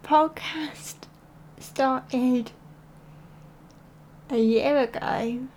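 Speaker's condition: Cerebral palsy

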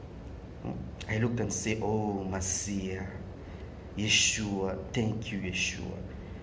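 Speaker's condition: No condition

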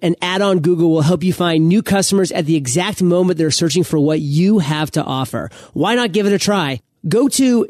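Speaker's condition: No condition

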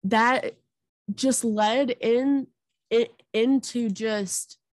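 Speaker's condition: Stuttering; stuttering with blocks, slowly accepting stutter; sees therapist; gets stuck, word and part-word repetitions, saying own name still hard; repeated sounds, blocks

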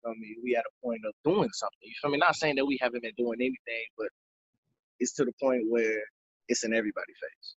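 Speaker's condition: No condition

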